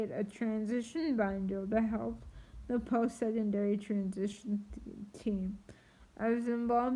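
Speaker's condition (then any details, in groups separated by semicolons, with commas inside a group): Triplegic cerebral palsy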